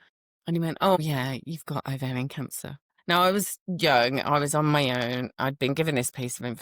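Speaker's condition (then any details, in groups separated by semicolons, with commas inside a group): No condition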